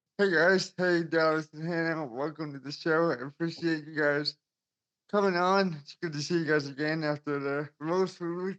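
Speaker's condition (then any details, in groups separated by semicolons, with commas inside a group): Cerebral palsy; since birth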